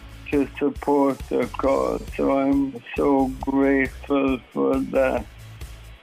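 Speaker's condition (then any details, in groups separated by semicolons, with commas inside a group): Motor neuron disease; onset with tremors, some days hard to walk; tremors began nearly 2 years ago, diagnosed 18 months ago; voice affected, voice not lost currently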